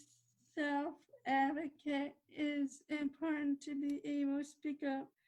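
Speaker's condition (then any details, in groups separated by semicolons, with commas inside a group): Cerebral palsy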